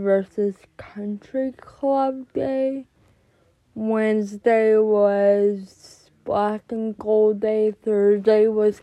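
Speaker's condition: Cerebral palsy; age 17, cbd oil since freshman year for cerebral palsy and anxiety

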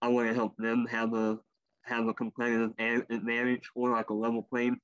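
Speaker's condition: Cleft lip and palate; speech impediment from cleft lip and palate

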